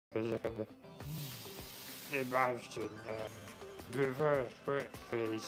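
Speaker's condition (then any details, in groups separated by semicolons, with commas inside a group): Motor neurone disease; voice deteriorated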